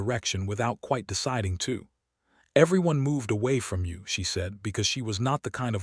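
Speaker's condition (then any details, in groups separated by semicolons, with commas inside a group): No condition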